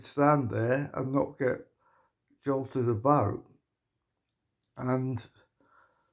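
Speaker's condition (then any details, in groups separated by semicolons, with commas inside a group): Motor neuron disease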